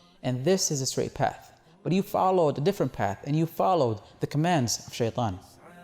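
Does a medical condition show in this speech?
No.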